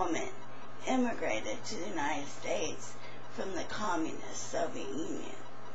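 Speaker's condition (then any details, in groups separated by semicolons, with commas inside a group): Traumatic brain injury; car accident, multiple injuries; trouble speaking clearly, early whispering, letter board, liquid swallowing trouble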